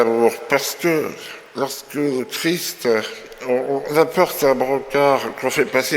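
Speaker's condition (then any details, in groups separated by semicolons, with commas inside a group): Myopathy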